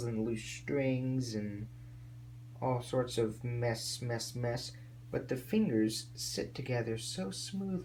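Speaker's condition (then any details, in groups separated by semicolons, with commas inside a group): No condition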